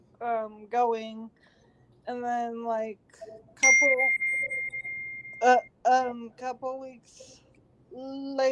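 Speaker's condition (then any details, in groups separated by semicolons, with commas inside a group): Cerebral palsy; since birth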